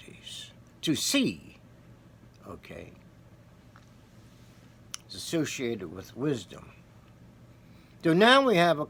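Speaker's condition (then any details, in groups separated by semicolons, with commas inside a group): No condition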